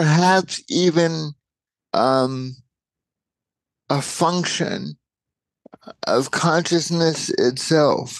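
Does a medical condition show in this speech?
Yes: cerebral palsy.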